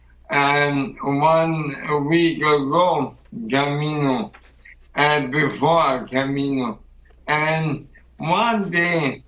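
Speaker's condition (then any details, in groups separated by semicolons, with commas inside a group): ALS; weight loss, weak muscles, falls, trouble using hands and arms, can no longer write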